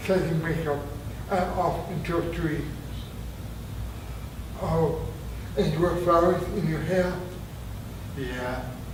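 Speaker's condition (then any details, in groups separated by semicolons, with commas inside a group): Traumatic brain injury; near-fatal injury; survived and recovered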